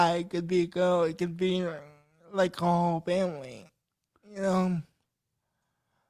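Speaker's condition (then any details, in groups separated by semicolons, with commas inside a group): Cerebral palsy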